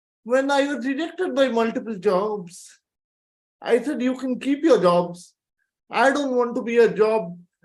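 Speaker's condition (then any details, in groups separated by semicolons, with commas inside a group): Cerebral palsy; from birth, four major surgeries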